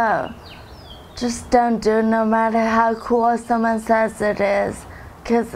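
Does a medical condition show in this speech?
Yes: drug overdose aftereffects; initially could not talk, speech now slow.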